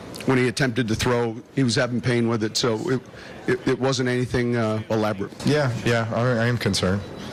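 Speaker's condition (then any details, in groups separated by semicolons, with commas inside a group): No condition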